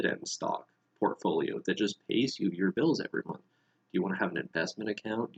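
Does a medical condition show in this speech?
No.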